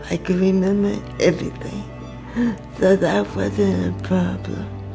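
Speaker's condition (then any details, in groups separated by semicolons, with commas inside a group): Cerebral palsy; from birth; communication difficult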